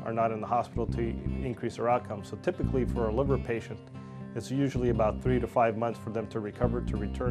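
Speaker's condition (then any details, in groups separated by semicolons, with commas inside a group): No condition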